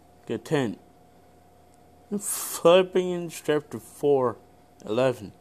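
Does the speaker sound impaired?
Yes: cerebral palsy; born with condition.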